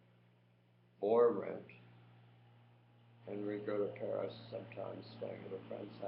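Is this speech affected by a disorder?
Yes: tongue cancer.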